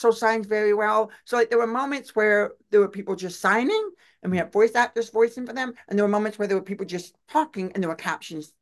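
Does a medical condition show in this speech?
Yes: deaf; difficulty pronouncing unfamiliar names.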